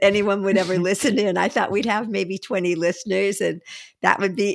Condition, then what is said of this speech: None; typical speech.